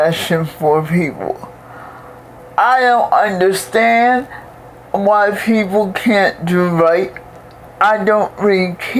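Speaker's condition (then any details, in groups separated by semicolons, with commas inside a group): Cerebral palsy; most of life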